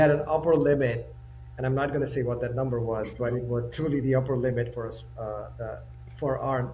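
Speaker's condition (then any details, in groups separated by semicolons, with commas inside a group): No condition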